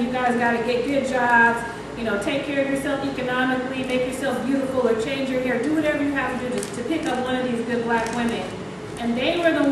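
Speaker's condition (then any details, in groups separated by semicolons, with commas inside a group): No condition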